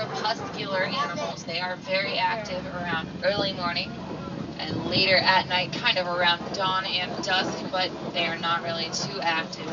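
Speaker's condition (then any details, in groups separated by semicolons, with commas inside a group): No condition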